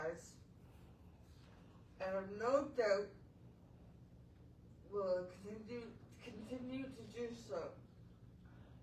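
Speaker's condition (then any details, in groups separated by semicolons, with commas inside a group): Traumatic brain injury; eight years since injury; difficulty talking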